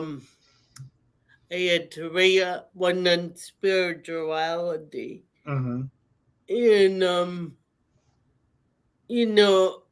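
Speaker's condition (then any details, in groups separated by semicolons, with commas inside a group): Cerebral palsy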